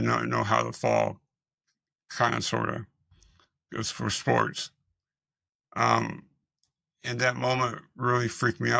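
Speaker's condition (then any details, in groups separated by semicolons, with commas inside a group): Multiple system atrophy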